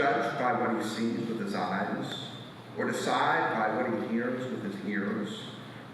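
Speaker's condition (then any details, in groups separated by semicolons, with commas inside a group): No condition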